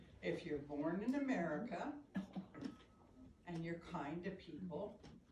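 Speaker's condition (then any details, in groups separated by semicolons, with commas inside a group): No condition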